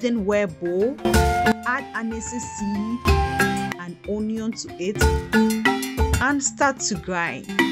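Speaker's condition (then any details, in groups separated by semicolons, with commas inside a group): No condition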